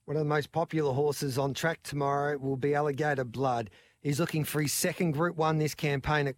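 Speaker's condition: No condition

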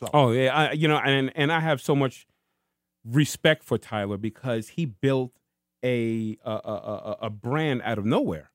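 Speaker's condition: Stuttering; long part of life; stutter disappears in character on stage, stutters in everyday talk, Samuel Jackson advised putting character before voice; repeated sounds, blocks

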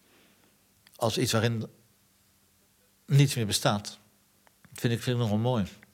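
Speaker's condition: Parkinson's disease; progressive incurable Parkinson's disease, diagnosed years ago, already ill before diagnosis, 50% dementia risk, heading toward invalidity; speaks with difficulty, half purely Parkinson motor problem, emotional tearfulness partly from disease

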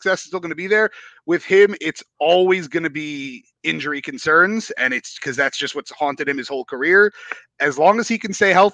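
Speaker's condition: No condition

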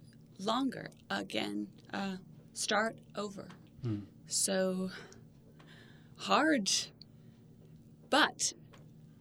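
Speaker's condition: Aphasia; aphasia caused by stroke, onset in twenties; about three years since stroke, classes at Aphasia Center of Tucson with Dr. Fabi Hirsch, shows aphasia wristband; struggles with speech, short fragmented phrases, word-finding difficulty

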